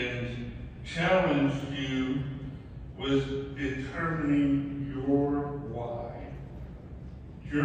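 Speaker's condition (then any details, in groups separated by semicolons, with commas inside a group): ALS; mainly right side and both legs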